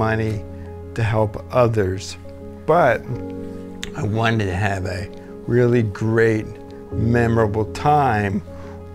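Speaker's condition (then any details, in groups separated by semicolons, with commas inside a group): ALS; two or more years since diagnosis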